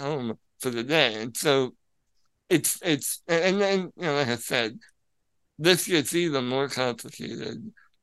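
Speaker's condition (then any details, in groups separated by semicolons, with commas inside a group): Spinal muscular atrophy; wheelchair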